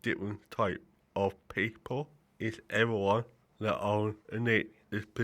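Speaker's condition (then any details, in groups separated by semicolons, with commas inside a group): Cerebral palsy; needs help shopping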